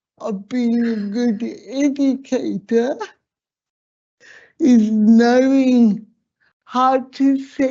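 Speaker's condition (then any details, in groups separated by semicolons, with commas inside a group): Slurred speech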